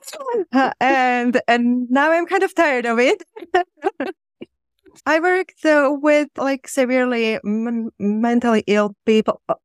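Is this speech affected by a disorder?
Yes: stuttering; stutter since childhood, free psychotherapy with psychologist for speech from age 11 for three years; still stutters, public speaking on podcasts and shows often stressful; can speak, a year ago would have refused podcasts; here repeated sounds, prolonged sounds.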